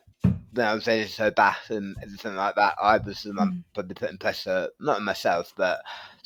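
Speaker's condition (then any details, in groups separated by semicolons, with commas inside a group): Tongue cancer surgery; right-side tongue surgery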